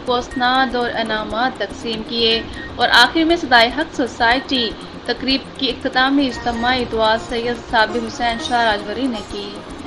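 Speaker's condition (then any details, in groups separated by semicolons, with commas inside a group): No condition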